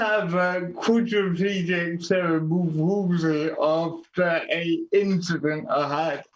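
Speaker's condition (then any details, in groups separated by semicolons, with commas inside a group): Quadriplegic cerebral palsy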